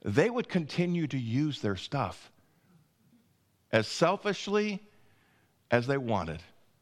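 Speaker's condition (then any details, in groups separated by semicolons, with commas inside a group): No condition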